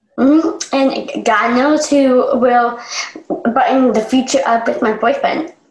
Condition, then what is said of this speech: Down syndrome. Or if she's not speaking clearly or speaking loud enough, just speak up.